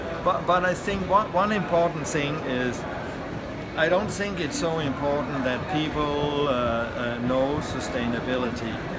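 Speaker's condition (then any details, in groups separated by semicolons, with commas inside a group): No condition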